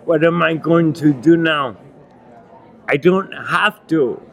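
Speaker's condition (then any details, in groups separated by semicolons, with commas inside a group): Acquired ataxia with dysarthria; Lance-Adams syndrome, contaminated-jacuzzi Legionnaires' pneumonia, 12-day induced coma, brain damage, myoclonus, onset age 39; difficult articulation, speaking feels like elephant on chest, gets winded, bites tongue 2-3 times daily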